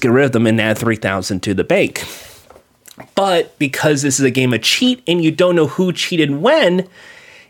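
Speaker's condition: No condition

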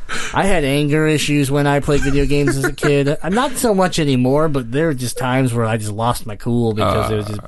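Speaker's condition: Cleft palate; congenital

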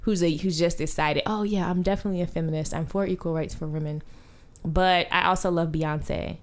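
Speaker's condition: No condition

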